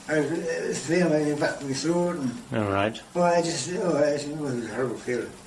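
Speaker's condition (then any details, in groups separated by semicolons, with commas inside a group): Parkinson's; hallucinations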